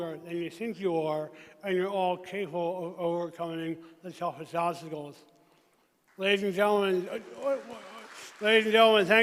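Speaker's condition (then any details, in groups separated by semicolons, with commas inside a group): Traumatic brain injury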